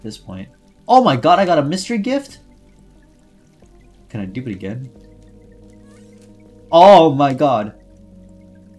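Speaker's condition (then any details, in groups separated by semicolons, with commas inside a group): No condition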